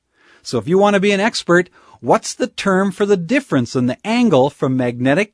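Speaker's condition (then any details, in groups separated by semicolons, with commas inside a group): No condition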